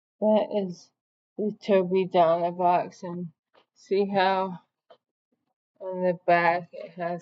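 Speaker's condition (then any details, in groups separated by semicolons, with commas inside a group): ALS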